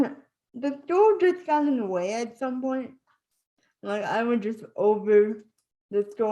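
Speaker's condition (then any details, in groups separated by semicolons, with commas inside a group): Spastic cerebral palsy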